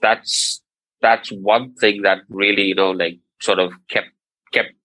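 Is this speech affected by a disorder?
Yes: stammer; hopes microcast practice improves speech, work communications and presentations; stammer with occasional blocks, many filler words like you know, wants to articulate better; here repeated sounds, repeated words.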